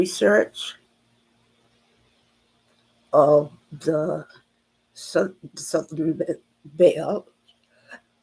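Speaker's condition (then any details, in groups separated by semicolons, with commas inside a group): Spinal neurosarcoidosis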